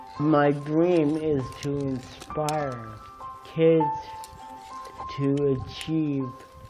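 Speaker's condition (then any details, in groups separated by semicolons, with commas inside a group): Cerebral palsy; uses wheelchair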